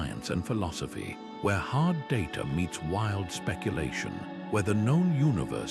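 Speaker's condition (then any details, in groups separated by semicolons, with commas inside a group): No condition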